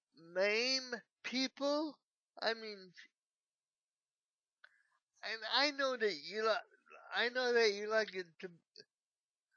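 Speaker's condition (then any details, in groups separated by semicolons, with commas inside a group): Cerebral palsy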